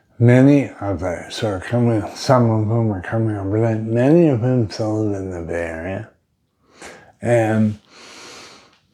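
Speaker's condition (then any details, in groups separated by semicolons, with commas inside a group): Brain injury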